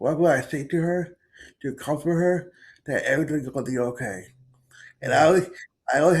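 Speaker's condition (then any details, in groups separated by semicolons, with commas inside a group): Cerebral palsy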